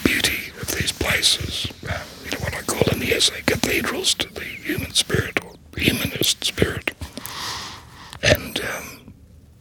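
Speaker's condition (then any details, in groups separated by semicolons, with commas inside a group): Laryngectomy, voice prosthesis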